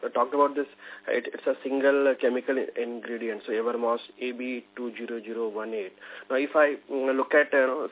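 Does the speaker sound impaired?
No.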